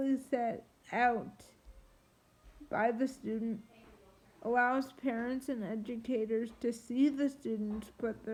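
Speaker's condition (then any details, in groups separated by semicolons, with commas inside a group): Triplegic cerebral palsy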